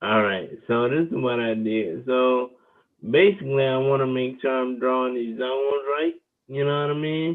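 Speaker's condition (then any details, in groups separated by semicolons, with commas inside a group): Cerebral palsy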